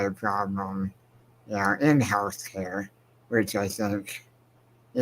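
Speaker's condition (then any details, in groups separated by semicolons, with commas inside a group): Spinal muscular atrophy; progressive, wheelchair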